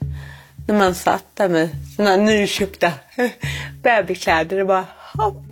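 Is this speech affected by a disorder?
Yes: cerebral palsy; born without heartbeat.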